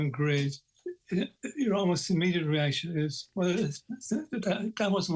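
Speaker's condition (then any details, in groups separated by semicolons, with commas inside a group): Parkinson's; voice dramatically impaired, does not talk well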